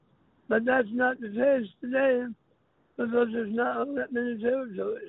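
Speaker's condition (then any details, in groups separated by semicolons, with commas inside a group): Throat cancer; speech impediment, may be hard to understand, sometimes chokes up while speaking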